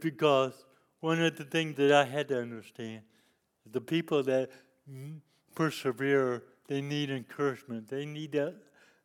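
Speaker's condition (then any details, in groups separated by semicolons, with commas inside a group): Cerebral palsy; lifelong disability since youth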